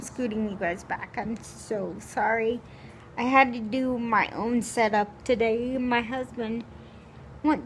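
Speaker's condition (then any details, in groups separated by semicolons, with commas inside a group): Cerebral palsy; chokes on some foods and drinks, sometimes forgets how to swallow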